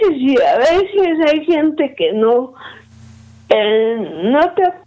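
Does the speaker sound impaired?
Yes: cerebral palsy; some difficulty speaking, still able to speak.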